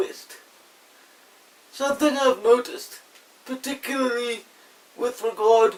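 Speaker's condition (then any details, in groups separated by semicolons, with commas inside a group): Quadriplegic cerebral palsy, severe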